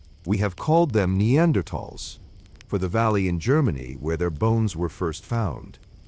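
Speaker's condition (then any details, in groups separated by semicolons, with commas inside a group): No condition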